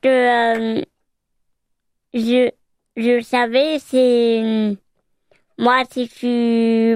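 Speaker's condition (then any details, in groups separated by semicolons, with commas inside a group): Hearing impairment; hearing impaired from birth, hearing aid, removes aid in very loud sound, chansigne learned from Patrice Carillo, Foyer Marignotte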